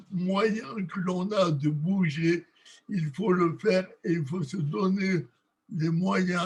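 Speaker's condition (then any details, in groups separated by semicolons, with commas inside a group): Cerebral palsy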